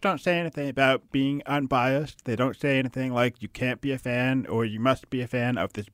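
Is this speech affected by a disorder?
Yes: hard of hearing; deaf.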